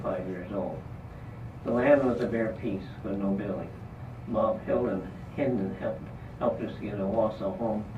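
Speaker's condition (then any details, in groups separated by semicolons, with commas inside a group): Parkinson's disease; trouble talking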